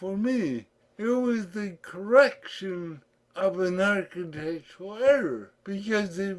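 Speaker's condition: Cerebral palsy; speech therapy in childhood, distinctive voice, imitated by friend Fred

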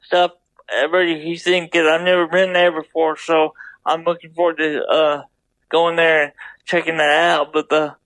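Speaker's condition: Double hemiplegia cerebral palsy; right side weaker than left, left brain involvement, horse therapy since age 5

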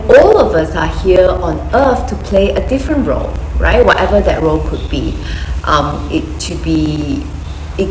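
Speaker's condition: No condition

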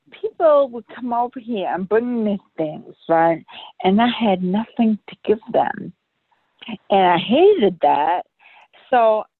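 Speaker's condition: Brain aneurysm rupture; speech leads people to think deaf

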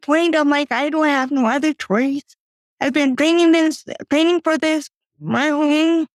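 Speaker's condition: Cerebral palsy; gym four days weekly

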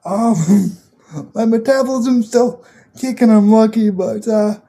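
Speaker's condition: Cerebral palsy; condition audible in voice

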